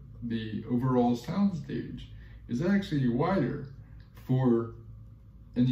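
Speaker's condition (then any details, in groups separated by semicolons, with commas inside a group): Cerebral palsy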